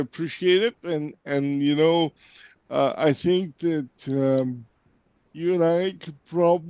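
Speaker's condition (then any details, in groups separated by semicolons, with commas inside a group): Cerebral palsy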